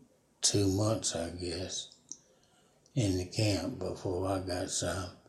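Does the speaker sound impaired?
Yes: Parkinson's; about 5 years since onset.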